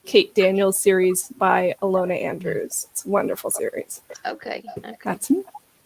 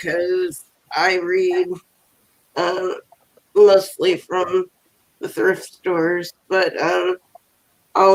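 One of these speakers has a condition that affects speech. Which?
The second: cerebral palsy; from birth.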